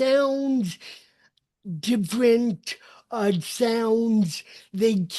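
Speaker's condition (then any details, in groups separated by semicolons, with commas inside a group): Cerebral palsy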